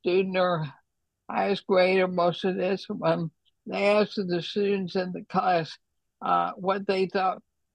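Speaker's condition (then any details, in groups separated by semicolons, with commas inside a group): ALS; estimated little over a year to live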